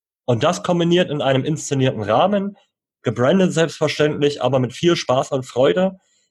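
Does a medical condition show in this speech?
Yes: cleft lip and palate, cleft lip, jaw and palate; congenital cleft lip.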